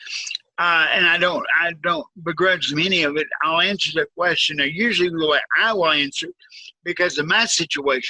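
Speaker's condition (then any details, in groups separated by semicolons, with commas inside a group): Cerebral palsy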